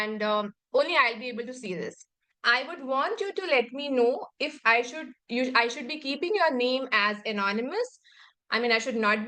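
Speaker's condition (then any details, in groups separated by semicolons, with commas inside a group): No condition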